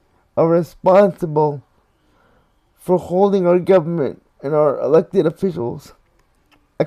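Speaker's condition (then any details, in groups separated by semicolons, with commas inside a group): Cerebral palsy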